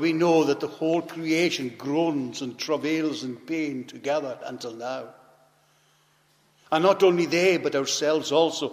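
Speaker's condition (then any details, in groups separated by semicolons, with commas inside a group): No condition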